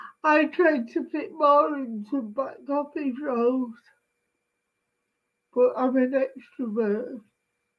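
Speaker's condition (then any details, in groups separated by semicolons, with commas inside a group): Cerebral palsy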